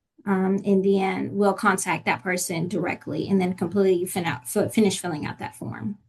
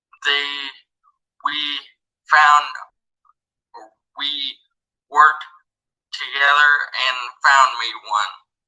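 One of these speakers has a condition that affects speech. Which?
The second: traumatic brain injury.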